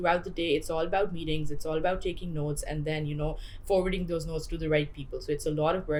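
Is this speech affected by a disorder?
No.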